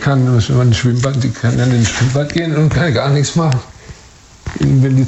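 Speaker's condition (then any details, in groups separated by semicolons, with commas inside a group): Parkinson's disease, early onset; onset age 40, first symptom arm not swinging while walking, diagnosed by neurologist via medication response; 20 years since first symptom, symptom-suppressing medication, physiotherapy again, falls 3-4 times daily, limited sport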